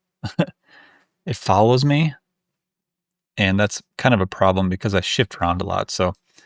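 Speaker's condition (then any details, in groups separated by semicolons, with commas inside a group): No condition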